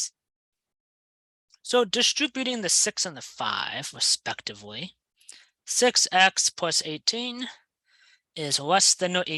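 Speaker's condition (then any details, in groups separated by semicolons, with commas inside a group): No condition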